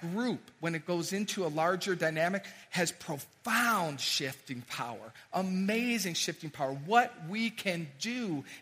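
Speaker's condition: No condition

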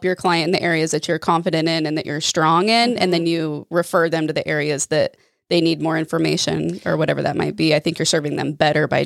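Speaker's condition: No condition

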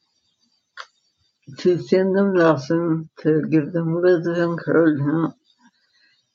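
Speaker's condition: Dystonia, secondary to encephalitis; progressive, losing muscle control, severe hearing loss, hearing aids, lip reading, types with mouth

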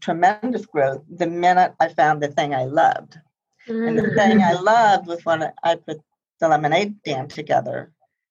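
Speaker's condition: Profound hearing loss, congenital, high-frequency; relies on lip reading and body language

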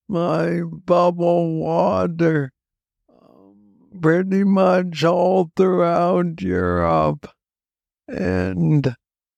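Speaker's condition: Parkinson's disease, young onset; diagnosed age 35

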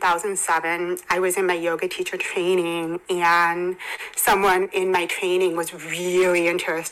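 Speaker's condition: Hearing impairment; further hearing loss at 27

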